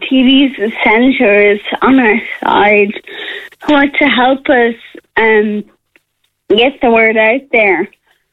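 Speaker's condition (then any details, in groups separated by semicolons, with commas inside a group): Friedreich's ataxia; progressive neuromuscular disease, nerve damage, muscle weakness, mobility loss; awaiting HSE reimbursement decision on Skyclarys, a drug slowing progression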